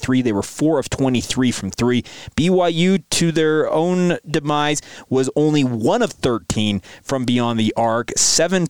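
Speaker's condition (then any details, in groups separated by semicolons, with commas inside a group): No condition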